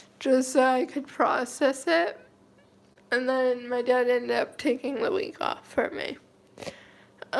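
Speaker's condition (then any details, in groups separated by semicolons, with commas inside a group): Cerebral palsy, mild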